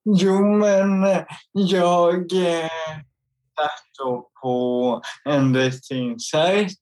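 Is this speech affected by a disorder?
Yes: cerebral palsy; involuntary jerks.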